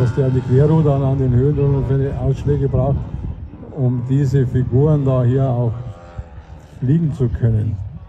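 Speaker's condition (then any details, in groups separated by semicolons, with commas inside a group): No condition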